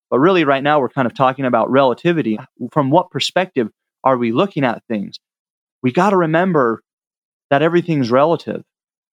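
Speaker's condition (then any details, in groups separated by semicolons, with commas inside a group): No condition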